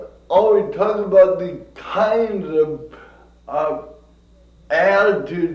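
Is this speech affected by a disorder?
Yes: cerebral palsy; from birth.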